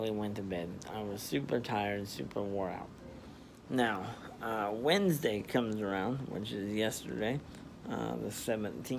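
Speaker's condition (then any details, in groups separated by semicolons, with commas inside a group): Spastic diplegia cerebral palsy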